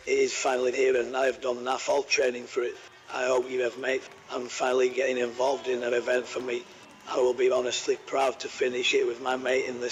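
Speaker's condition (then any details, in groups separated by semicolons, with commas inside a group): Motor neurone disease, speech-generating device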